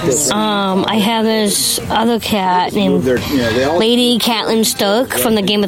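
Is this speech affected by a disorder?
Yes: Down syndrome.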